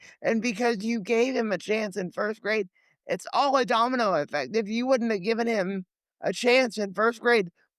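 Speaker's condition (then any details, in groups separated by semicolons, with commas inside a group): Cerebral palsy; limited mobility, legs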